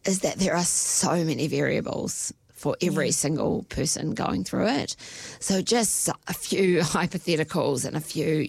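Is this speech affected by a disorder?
Yes: spasmodic dysphonia; rare spasmodic dysphonia, basically lifelong, neurological, onset within months after everything settled down; investigations done, has had speech therapy; at onset voice doing weird stuff, could not get voice right.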